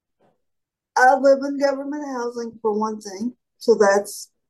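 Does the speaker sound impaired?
Yes: cerebral palsy; from birth, highly mobile, largely independent, falls, shoulder dislocates lifting heavy, declined physical therapy, trains mace and clubs.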